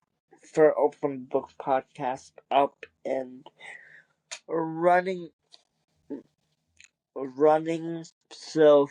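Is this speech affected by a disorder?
Yes: cerebral palsy; wheelchair user.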